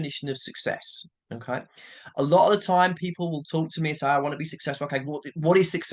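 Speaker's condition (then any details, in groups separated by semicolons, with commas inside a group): No condition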